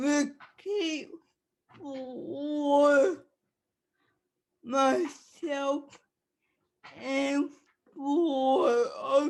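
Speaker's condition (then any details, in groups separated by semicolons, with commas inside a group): Cerebral palsy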